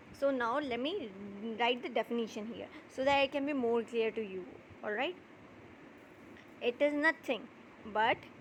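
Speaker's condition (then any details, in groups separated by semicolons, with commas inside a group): No condition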